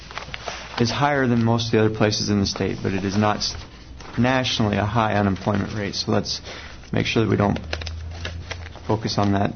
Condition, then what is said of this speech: No condition.